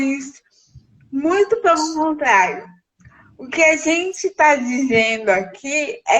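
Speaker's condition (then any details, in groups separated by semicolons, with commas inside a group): Cerebral palsy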